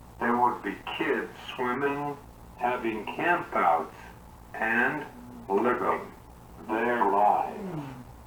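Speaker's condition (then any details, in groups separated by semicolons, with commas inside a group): Cerebral palsy; uses wheelchair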